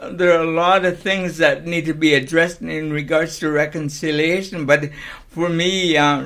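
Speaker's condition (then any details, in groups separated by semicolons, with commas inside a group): Cerebral palsy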